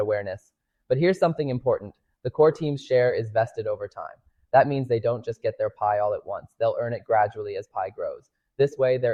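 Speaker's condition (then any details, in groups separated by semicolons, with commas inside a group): No condition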